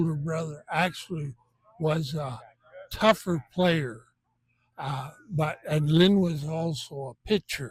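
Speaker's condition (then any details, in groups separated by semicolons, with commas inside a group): Benign essential tremor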